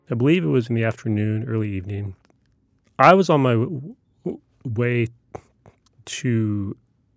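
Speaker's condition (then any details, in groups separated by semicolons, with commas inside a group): Stutter; neurological disorder; loses eye contact while stuttering; prolonged sounds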